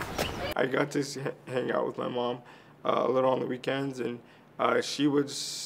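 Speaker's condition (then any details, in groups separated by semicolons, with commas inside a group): Cerebral palsy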